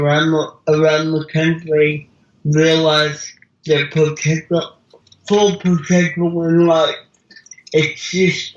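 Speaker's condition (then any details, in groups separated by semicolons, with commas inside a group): Cerebral palsy; mild speech impediment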